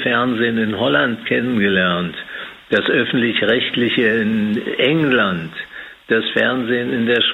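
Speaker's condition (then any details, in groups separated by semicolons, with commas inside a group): Parkinson's disease; diagnosed by neurologist after examination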